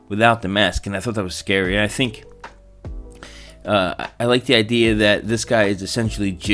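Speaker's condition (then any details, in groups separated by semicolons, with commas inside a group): No condition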